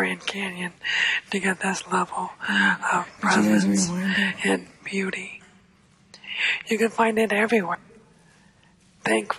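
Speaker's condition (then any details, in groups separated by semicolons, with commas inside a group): ALS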